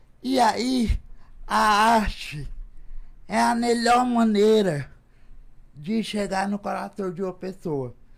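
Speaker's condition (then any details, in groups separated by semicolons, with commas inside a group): Cerebral palsy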